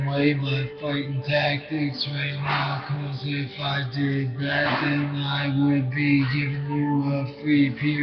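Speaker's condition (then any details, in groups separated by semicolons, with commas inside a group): Brain injury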